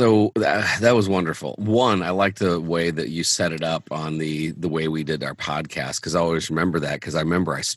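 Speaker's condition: No condition

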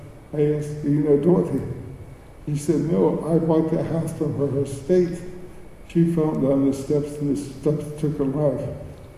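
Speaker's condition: Cerebral palsy; speech

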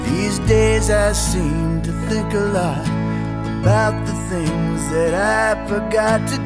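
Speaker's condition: No condition

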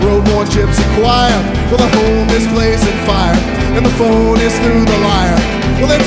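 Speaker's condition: No condition

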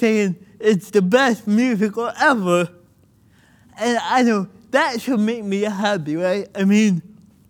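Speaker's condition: Cerebral palsy; childhood physical

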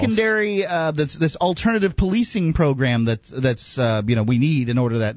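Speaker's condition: No condition

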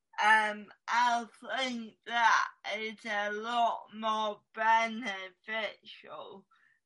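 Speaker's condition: Cerebral palsy; since childhood

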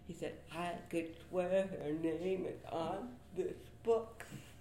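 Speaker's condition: Cerebral palsy; athetoid type, born 3 months premature after mother's fall, diagnosed at 18 months at UCLA

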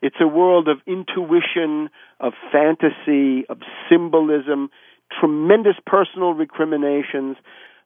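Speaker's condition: No condition

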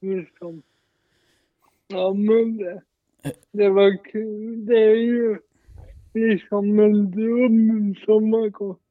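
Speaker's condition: Cerebral palsy, mild

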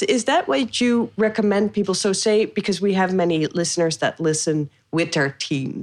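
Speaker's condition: No condition

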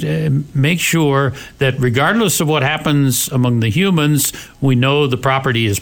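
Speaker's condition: No condition

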